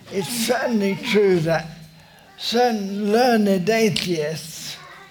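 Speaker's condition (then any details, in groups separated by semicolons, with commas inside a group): Motor neurone disease; uses wheelchair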